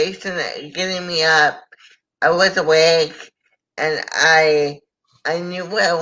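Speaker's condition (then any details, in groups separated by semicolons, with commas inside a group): Cerebral palsy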